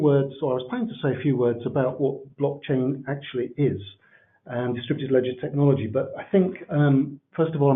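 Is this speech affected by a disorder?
No.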